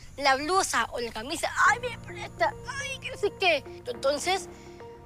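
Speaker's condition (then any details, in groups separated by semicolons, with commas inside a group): Down syndrome; short limbs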